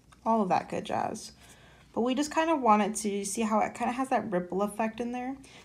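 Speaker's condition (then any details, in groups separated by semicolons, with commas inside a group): No condition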